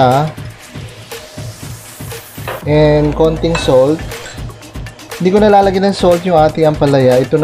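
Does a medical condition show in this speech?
No.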